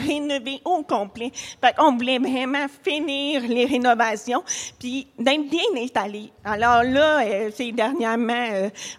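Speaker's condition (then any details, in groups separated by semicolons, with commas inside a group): Hard of hearing; cochlear implant, implant removed at night and kept in dehumidifier box, no hearing without implant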